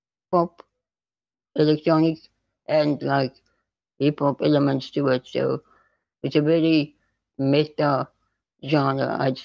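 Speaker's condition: Spinal muscular atrophy type 2; neuromuscular

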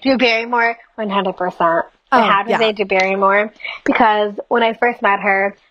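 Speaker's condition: Down syndrome

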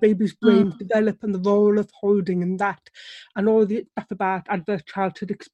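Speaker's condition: Deafness; relies on lip reading

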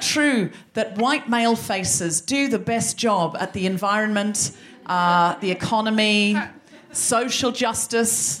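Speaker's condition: No condition

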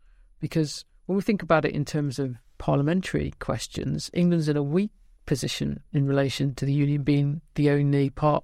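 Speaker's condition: No condition

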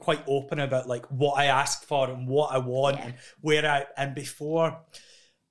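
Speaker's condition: No condition

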